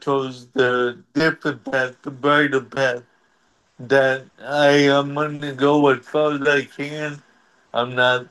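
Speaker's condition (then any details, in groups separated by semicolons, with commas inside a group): Cerebral palsy; wheelchair over the years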